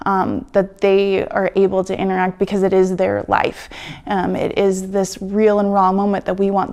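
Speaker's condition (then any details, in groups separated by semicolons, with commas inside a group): No condition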